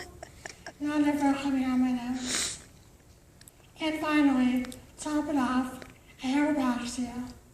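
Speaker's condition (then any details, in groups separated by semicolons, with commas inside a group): Cerebral palsy; difficulty speaking and forming sounds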